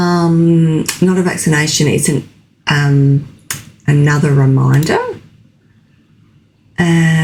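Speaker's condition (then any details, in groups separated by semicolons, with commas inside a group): No condition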